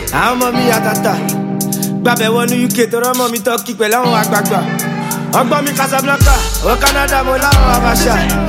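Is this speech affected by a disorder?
No.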